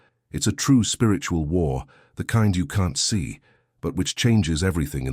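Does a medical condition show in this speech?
No.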